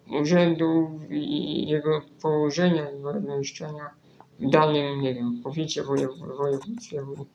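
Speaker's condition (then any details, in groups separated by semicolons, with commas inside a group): Spinal muscular atrophy; right-click via two keys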